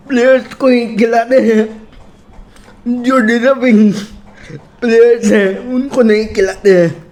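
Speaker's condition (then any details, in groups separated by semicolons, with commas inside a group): Cerebral palsy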